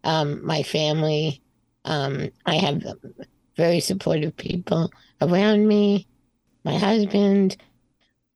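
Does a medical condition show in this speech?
Yes: spinal muscular atrophy type 2; from birth, slightly progressive since 20s, arms less mobile, power chair from 12, sensation unaffected; hard time talking before medication, breathing, speaking, singing now stronger.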